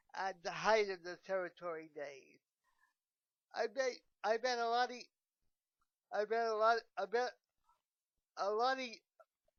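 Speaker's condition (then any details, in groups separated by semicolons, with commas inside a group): Cerebral palsy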